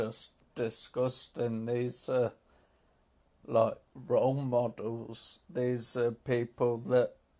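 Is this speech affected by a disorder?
Yes: multiple sclerosis.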